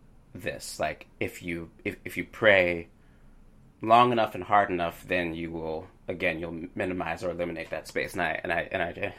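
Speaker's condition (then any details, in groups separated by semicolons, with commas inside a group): Stuttering; stuttering since age 4 or 5, about 31 to 32 years, described as likely lifelong without cure; age 36, still stutters; stutter shows up less when singing, stutters articulating saxophone notes, especially on timed downbeats; repeated sounds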